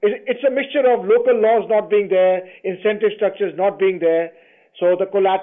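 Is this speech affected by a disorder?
No.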